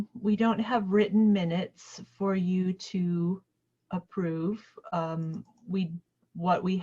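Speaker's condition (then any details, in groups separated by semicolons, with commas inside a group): No condition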